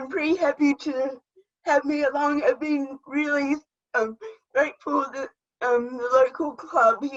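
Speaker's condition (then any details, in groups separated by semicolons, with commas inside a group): Cerebral palsy; age 22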